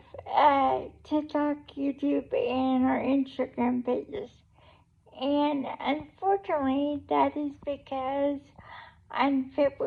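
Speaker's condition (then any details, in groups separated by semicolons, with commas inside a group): Cerebral palsy; able to talk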